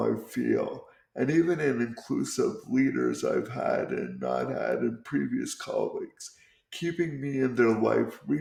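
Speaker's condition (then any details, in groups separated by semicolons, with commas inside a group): Cerebral palsy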